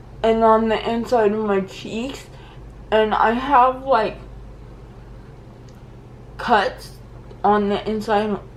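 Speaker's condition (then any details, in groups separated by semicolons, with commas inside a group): Cerebral palsy; seizures since childhood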